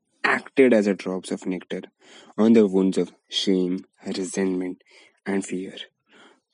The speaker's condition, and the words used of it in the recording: None; typical speech.